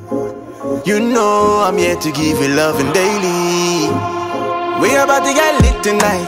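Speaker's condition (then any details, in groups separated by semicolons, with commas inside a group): No condition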